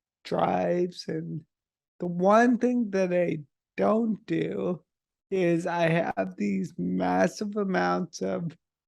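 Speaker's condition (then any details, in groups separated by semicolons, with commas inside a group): Multiple sclerosis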